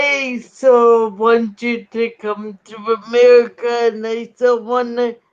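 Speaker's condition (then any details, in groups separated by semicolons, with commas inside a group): Spastic ataxic cerebral palsy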